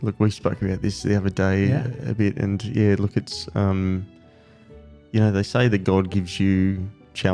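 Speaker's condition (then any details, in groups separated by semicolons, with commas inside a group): No condition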